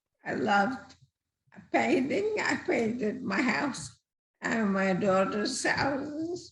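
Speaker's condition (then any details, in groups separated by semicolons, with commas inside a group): Multiple system atrophy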